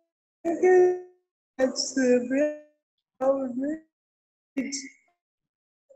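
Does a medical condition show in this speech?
Yes: cerebral palsy; from birth in Kenya, did not cry or breathe at birth, incubator for weeks, medical negligence; other children thought talking different in childhood.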